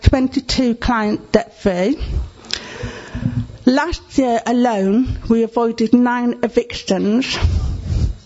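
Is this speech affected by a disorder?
Yes: deafness; needs to see speaker's face.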